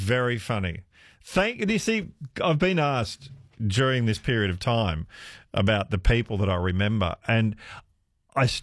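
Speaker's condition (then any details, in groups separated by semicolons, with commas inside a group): No condition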